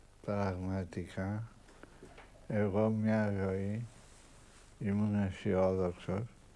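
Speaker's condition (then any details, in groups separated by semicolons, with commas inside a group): Parkinson's disease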